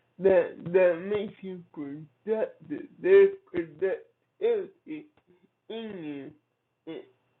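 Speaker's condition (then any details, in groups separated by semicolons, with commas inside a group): Cerebral palsy; from birth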